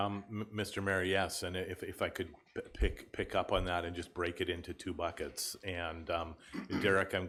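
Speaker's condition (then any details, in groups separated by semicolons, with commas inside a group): No condition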